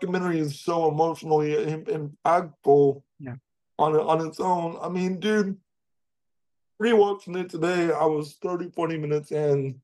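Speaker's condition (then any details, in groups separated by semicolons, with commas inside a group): Cerebral palsy; jokes of having voice for print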